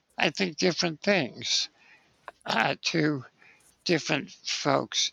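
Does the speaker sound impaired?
Yes: spinal muscular atrophy; congenital, wheelchair use whole life.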